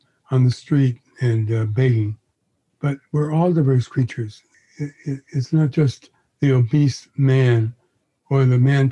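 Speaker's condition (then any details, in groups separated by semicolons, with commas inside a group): Parkinson's disease; face frozen like a mask at diagnosis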